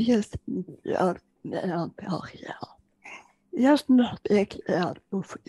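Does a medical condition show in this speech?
Yes: generalized dystonia.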